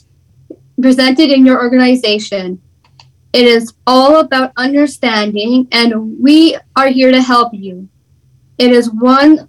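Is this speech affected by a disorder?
Yes: Down syndrome; visible disability.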